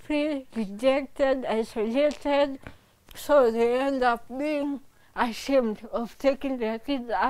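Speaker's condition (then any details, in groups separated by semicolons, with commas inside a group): Cerebral palsy; from birth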